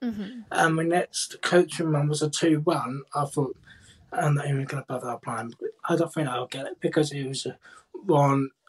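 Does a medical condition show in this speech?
Yes: cerebral palsy, profound hearing loss; born three months premature, boccia class BC5 formerly BC2; speaks clearly and well, no longer signs, most BSL forgotten; speaks clearly despite deafness, BSL first language, primary school speech and language therapy.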